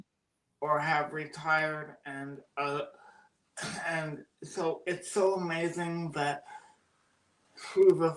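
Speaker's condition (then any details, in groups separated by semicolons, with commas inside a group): Cerebral palsy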